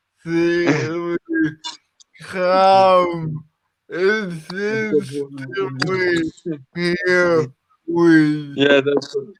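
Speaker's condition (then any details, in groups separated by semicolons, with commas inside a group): Cerebral palsy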